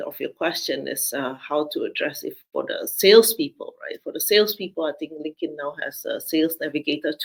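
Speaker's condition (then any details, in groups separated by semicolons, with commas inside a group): No condition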